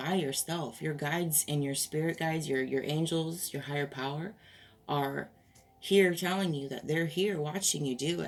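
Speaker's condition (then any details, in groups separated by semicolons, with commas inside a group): No condition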